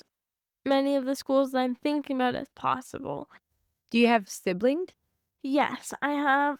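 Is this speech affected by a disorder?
Yes: cerebral palsy; from birth, mostly waist down, uses walker.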